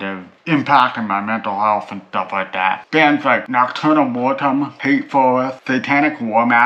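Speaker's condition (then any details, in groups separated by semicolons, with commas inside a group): Cerebral palsy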